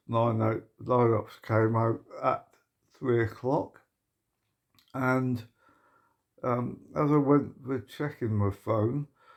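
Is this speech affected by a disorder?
Yes: motor neuron disease.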